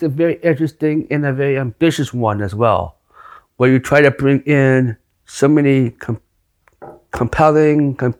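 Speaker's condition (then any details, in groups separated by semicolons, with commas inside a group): Down syndrome; genetic, from birth, developmental, childhood physical and fine motor therapists filmed monthly home visits; experienced public speaker, speaking publicly called a talent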